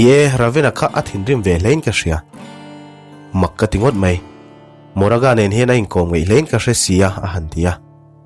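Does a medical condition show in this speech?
No.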